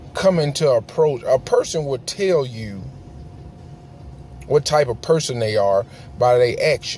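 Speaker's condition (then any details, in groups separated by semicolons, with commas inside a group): No condition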